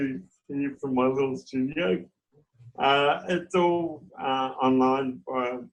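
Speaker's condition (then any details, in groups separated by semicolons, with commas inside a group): Cerebral palsy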